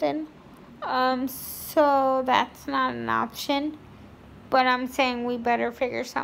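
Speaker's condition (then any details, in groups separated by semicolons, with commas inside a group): Cerebral palsy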